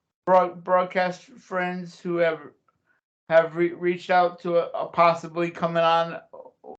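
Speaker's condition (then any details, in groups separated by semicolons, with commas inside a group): Cerebral palsy; since childhood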